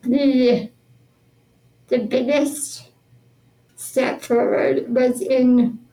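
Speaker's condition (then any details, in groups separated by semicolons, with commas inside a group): Spinal muscular atrophy; 33 years old, uses power wheelchair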